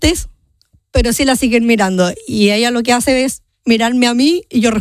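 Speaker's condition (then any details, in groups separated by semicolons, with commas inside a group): Down syndrome; mother prioritized leisure over therapy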